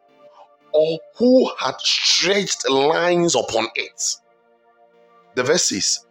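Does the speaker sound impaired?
No.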